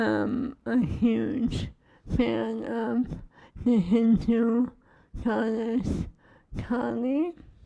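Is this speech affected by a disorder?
Yes: ALS; cannot eat.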